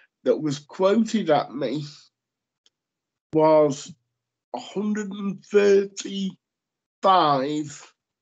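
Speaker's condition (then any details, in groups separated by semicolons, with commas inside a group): Cerebral palsy; lifelong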